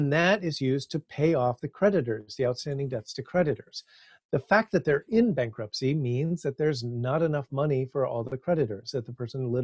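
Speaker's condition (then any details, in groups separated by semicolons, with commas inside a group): No condition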